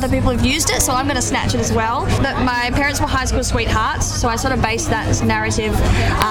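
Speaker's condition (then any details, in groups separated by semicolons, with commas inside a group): Cleft palate; congenital, no roof of mouth at birth, multiple surgeries; unable to swallow or sing as a child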